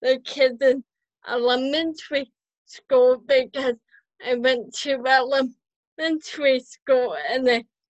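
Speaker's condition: Cerebral palsy; mild spastic quadriplegic, since birth

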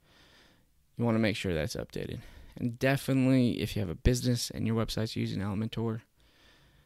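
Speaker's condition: No condition

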